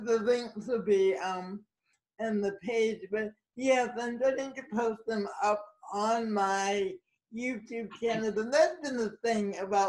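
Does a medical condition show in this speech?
Yes: cerebral palsy.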